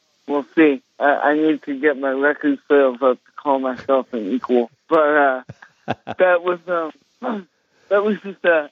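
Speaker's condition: Cerebral palsy; congenital

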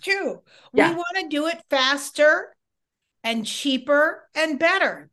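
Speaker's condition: No condition

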